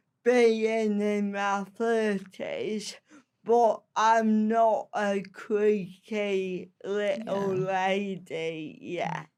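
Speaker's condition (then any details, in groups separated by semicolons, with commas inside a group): Cerebral palsy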